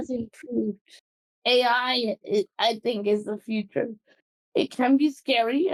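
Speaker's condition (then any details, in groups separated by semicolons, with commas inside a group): Cerebral palsy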